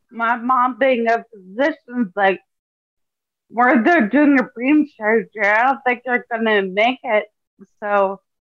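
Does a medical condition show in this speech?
Yes: ataxia; stroke during benign brainstem tumor surgery at 26, right side numb, wheelchair one year; 5 years since onset, still shakes but much less, movement training for neuroplasticity, rock climbing; had speech, physical and occupational therapy.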